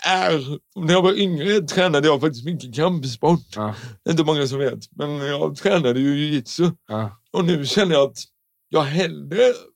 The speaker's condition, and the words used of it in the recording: Cerebral palsy. Fråga, det, det, är inte så svårt. Nej. Till och med jag med talfel fixar det.